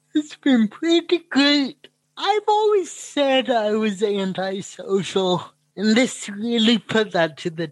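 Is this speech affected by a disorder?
Yes: cerebral palsy; noticeable speech impediment.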